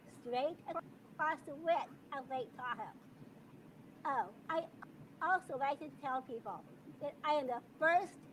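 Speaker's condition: Down syndrome; recorded video message played during episode

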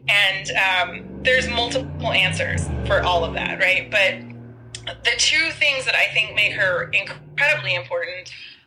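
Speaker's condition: No condition

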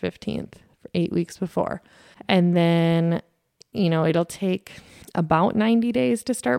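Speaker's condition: No condition

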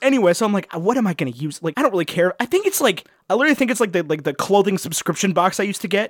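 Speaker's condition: No condition

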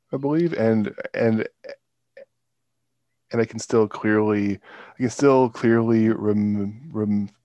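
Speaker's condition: Stuttering; stuttering since childhood, severe in middle and high school, could not get words out, several intensive camps when younger; still stutters, communicating virtually more challenging, more anxiety; word and part-word repetitions, blocks on own name; repeated sounds, repeated words, prolonged sounds

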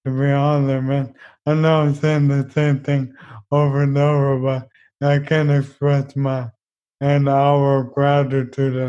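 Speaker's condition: ALS; diagnosed age 29

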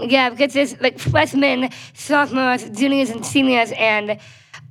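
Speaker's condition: Down syndrome

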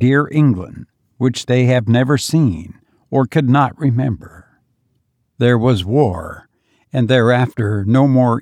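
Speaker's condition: No condition

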